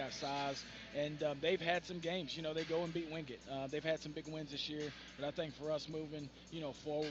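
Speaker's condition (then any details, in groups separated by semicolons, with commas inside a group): No condition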